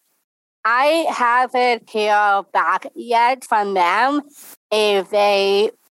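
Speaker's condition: Down syndrome; congenital

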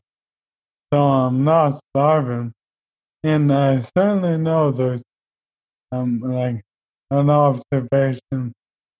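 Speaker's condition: ALS; diagnosed age 29

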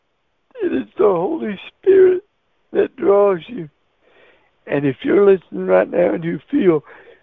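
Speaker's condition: Cerebral palsy; wheelchair user

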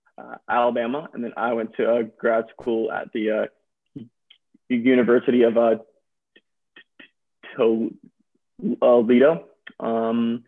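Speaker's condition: Stuttering; stuttering since around age five, group therapy at school, private therapist in Birmingham, therapy five to 18; still stutters; repeated sounds, blocks

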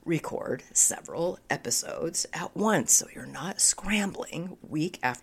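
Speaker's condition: Spasmodic dysphonia; voice audibly affected

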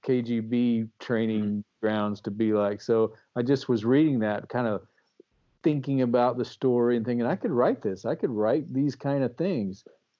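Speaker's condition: No condition

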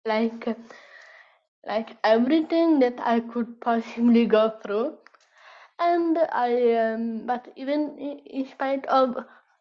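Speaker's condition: Stuttering; faced criticism, speaking felt doubly difficult; found voice in physical sense, not afraid of speaking up; repetitions of words and phrases, frequent fillers like uh and um; repeated words, blocks

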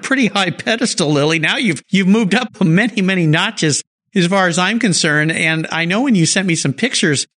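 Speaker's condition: No condition

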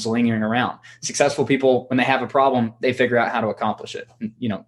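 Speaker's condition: No condition

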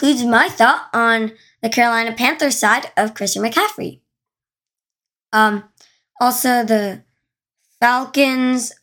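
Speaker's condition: No condition

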